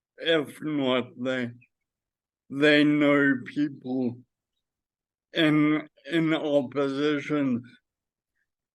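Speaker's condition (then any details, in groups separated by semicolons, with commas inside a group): Friedreich's ataxia; does voice exercises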